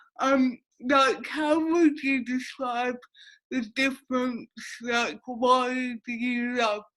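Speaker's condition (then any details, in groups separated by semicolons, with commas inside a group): Cerebral palsy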